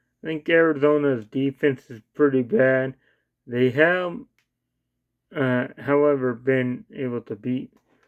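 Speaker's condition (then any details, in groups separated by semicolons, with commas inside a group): Cerebral palsy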